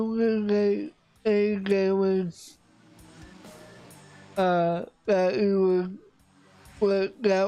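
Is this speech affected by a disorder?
Yes: cerebral palsy; affects voice.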